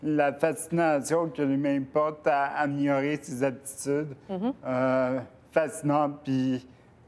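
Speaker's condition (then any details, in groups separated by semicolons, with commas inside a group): Cerebral palsy; wheelchair user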